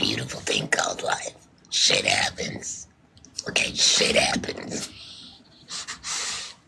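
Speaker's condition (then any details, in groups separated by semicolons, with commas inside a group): Laryngectomy, oesophageal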